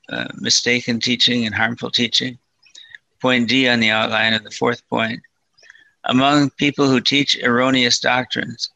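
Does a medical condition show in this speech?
Yes: Parkinson's disease, mild.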